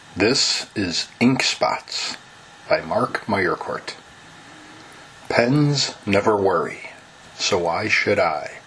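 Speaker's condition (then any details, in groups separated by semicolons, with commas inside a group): No condition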